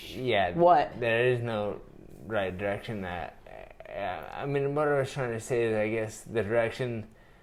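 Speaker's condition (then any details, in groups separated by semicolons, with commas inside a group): Traumatic brain injury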